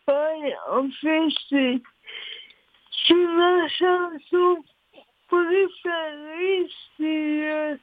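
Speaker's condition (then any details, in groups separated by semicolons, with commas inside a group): Cerebral palsy; since birth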